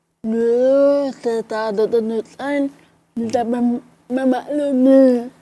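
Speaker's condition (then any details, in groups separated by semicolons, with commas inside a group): Cerebral palsy; affects muscle movement and coordination, nerve abnormality, since childhood; about 25 years old; early childhood writing only, speech therapy, not fluent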